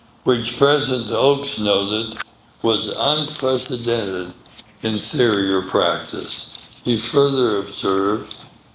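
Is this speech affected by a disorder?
Yes: medical condition affecting speech.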